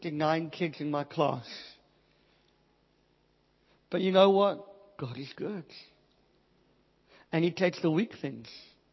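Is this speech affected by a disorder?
Yes: cleft palate, Pierre Robin syndrome.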